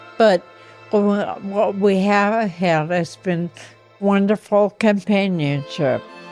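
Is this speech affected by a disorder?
Yes: ataxia; affects motor skills and voice.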